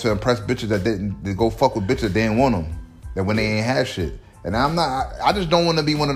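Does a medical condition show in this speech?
No.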